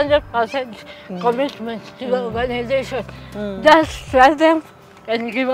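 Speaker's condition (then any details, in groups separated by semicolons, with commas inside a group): Cerebral palsy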